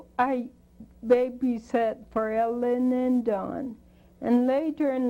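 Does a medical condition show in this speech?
Yes: spinocerebellar degeneration.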